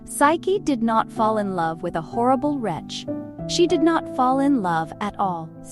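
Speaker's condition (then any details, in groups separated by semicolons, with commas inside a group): No condition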